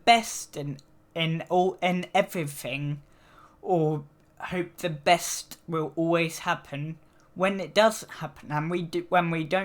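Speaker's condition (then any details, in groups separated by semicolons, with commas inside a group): Cerebral palsy; needs frequent rest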